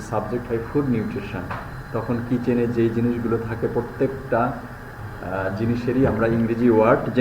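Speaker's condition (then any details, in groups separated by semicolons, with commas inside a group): No condition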